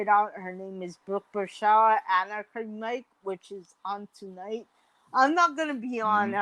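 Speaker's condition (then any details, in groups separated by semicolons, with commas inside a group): Mild cerebral palsy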